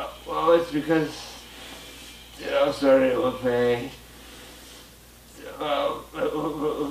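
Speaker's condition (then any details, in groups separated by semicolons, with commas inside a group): Muscular dystrophy, Duchenne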